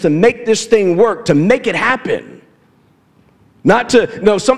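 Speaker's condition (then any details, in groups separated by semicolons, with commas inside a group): No condition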